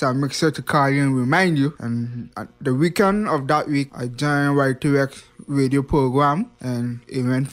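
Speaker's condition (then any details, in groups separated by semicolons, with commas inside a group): Hearing impairment; past speech impediment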